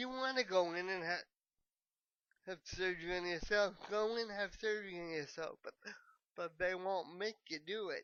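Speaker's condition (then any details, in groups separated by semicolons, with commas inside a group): Cerebral palsy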